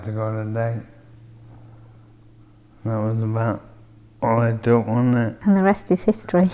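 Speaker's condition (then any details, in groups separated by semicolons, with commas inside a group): MND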